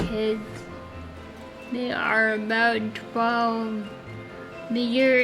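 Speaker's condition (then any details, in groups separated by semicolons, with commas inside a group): Friedreich's ataxia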